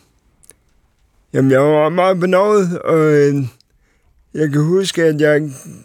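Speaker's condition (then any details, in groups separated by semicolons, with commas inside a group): Cerebral palsy; uses wheelchair, six wheels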